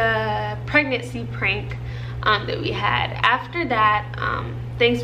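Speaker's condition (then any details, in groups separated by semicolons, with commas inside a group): No condition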